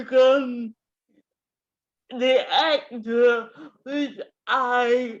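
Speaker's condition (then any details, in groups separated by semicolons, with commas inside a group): Cerebral palsy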